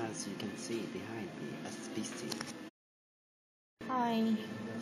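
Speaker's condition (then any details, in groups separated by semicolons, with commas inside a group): No condition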